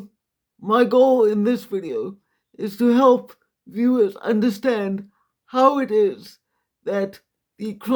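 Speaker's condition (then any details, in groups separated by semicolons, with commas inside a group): Quadriplegic cerebral palsy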